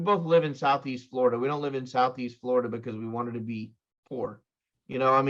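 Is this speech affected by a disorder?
No.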